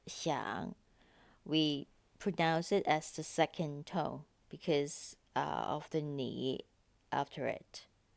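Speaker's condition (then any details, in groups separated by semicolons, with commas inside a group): No condition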